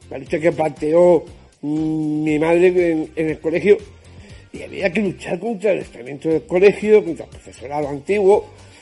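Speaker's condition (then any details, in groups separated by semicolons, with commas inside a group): Down syndrome; genetic disorder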